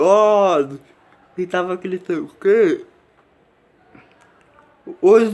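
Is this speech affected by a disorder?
Yes: cerebral palsy.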